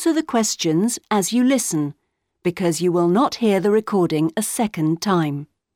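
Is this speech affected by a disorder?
No.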